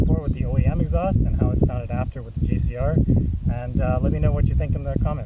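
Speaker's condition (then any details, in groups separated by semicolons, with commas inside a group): No condition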